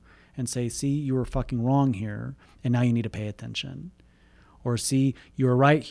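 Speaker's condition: No condition

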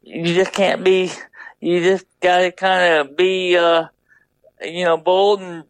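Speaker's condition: Double hemiplegia cerebral palsy

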